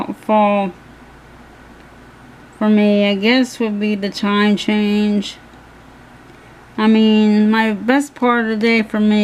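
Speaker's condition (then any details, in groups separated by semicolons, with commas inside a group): Cerebral palsy; hands affected, shaking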